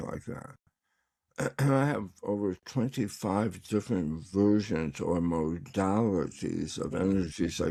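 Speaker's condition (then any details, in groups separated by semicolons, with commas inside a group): Tongue cancer; recovering, tongue exercises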